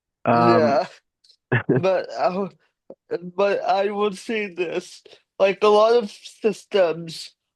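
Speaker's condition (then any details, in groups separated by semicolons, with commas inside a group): Cerebral palsy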